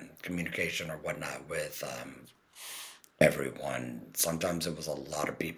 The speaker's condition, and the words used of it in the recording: Laryngectomy. So I'm about 5 months speaking now.